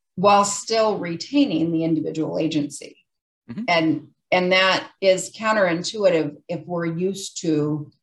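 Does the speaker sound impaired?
No.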